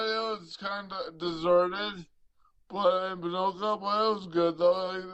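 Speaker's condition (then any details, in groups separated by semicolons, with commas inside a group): Traumatic brain injury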